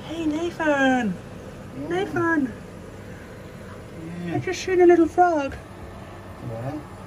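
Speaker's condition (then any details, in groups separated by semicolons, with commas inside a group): No condition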